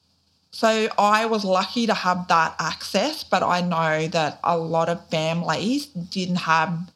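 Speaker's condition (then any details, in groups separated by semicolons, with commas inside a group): Deafness, profound; born deaf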